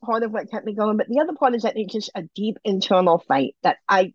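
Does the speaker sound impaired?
Yes: bilateral cleft lip and palate; surgeries needed to function normally with eating, speaking, drinking.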